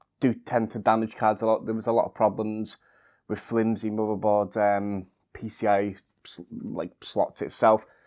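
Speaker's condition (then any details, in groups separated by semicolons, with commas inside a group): No condition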